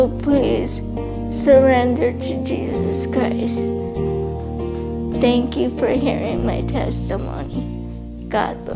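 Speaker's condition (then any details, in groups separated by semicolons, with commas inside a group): Cerebral palsy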